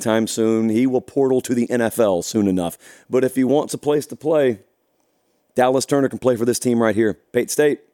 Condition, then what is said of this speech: No condition.